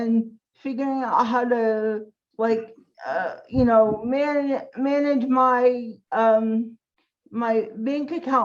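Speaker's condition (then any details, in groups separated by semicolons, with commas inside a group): Cerebral palsy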